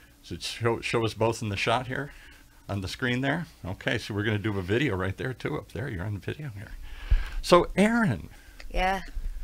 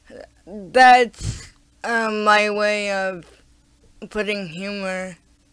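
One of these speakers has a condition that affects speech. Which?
The second: cerebral palsy; born premature; tried eye-gaze computer access; talking is a struggle.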